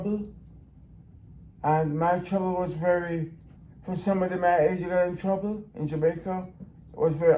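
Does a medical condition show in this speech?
Yes: brain injury; in brain injury rehab facility.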